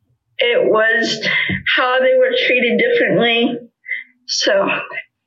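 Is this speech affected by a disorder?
Yes: spastic cerebral palsy; level 1, muscle tightness, right side weaker than left, walker since age 3, physical therapy for walking; still uses walker, muscles get tight.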